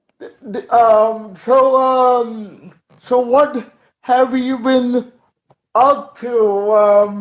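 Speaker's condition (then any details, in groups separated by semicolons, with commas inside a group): Cerebral palsy; uses wheelchair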